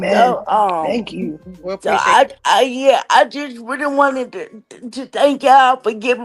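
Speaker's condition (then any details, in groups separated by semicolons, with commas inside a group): Cerebral palsy; recognized around age 3 or 4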